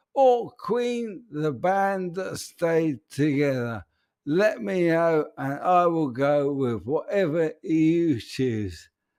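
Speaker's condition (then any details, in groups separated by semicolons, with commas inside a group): ALS; speech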